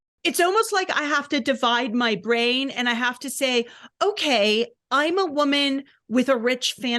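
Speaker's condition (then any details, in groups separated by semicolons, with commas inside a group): No condition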